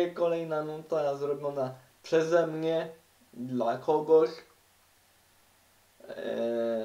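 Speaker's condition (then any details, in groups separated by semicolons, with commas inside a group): Cerebral palsy; uses wheelchair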